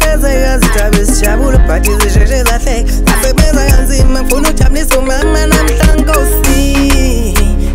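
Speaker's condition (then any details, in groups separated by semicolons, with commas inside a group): No condition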